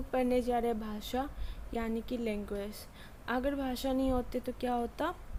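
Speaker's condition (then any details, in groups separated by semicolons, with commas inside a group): No condition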